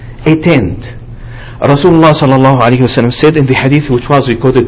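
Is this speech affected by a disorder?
No.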